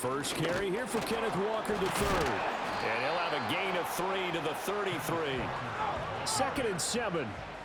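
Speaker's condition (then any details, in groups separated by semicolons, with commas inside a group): No condition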